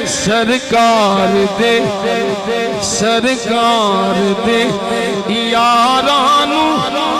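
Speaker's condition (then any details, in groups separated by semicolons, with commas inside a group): No condition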